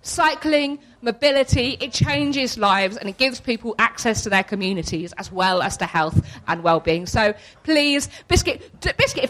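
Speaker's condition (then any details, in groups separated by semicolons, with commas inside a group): Tourette's syndrome; sausage, hedgehog, obscene phrases, episodes of total speech control loss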